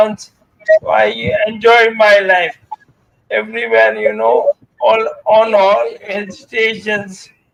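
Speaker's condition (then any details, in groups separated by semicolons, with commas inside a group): Amyotrophic lateral sclerosis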